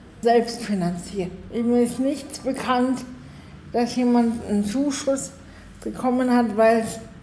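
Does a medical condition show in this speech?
Yes: cerebral palsy, spastic, arms and legs.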